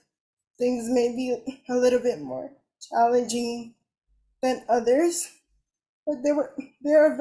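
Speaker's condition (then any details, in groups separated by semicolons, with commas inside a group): Cerebral palsy; uses wheelchair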